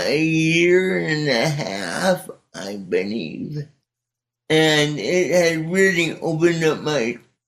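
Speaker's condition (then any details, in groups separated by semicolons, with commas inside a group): Cerebral palsy; spastic type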